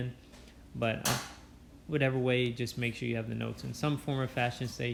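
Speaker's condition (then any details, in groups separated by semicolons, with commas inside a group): No condition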